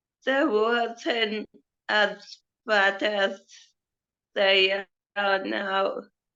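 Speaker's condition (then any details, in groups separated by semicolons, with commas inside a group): Cerebral palsy; since birth, affects speech and mobility, leg spasms, hand and leg shaking; previously muscle relaxants for leg spasms; stammered, breath after few words, heavy breathing, slow, now quicker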